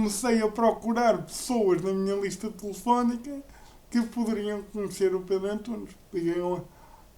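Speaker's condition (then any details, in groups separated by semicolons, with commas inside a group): Cerebral palsy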